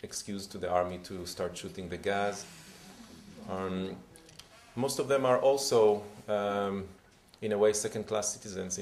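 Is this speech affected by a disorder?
No.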